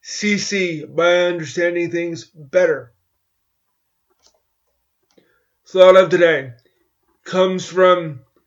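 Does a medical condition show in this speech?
Yes: cerebral palsy; walks with crutches.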